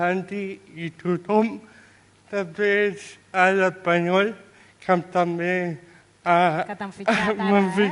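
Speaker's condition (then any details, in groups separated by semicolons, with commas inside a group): Cerebral palsy; physical form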